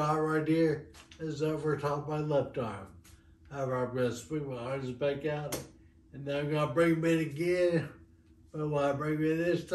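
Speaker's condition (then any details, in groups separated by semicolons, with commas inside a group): Friedreich's ataxia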